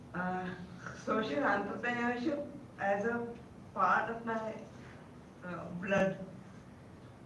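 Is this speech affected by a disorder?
Yes: cerebral palsy; caused by encephalitis.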